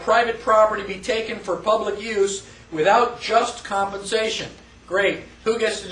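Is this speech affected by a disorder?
No.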